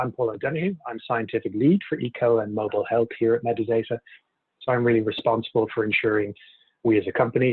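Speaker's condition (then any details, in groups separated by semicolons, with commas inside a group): No condition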